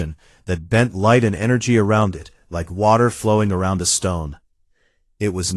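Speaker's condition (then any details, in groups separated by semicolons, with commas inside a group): No condition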